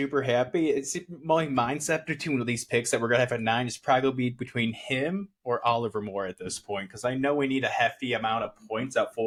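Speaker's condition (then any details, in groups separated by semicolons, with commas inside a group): No condition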